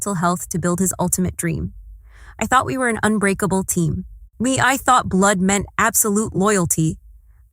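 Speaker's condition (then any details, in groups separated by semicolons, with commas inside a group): No condition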